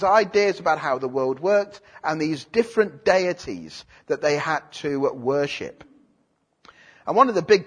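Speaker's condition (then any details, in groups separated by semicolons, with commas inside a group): No condition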